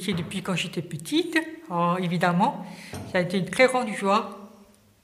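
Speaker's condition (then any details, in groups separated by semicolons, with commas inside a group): Hearing impairment from birth, congenital; no speech until age ten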